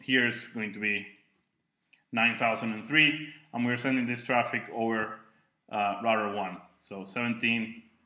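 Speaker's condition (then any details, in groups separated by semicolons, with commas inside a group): No condition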